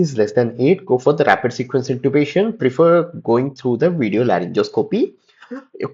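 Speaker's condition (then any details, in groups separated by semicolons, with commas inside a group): No condition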